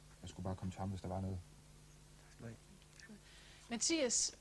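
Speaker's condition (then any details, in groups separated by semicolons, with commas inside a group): No condition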